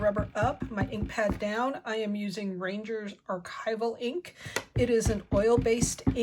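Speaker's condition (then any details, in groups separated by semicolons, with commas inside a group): No condition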